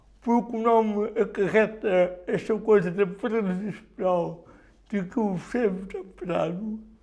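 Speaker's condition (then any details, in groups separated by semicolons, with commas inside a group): Cerebral palsy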